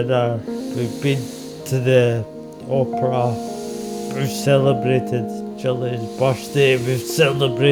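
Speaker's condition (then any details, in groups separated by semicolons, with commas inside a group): Motor neurone disease; tracheostomy improved breathing and speech versus mask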